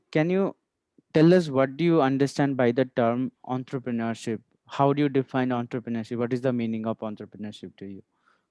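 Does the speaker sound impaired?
No.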